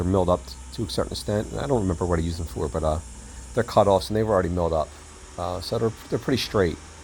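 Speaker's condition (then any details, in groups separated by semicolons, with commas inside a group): No condition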